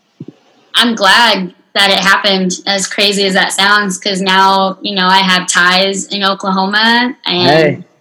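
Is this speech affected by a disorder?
Yes: unilateral cleft lip and palate; severe, congenital, first surgery at 3 months, 23 surgeries by age 17, last four in one; later stroke affected speaking, speech recovered faster than reading and writing, therapy in San Antonio.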